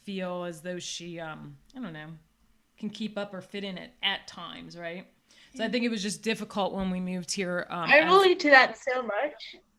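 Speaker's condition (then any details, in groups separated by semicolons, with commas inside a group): No condition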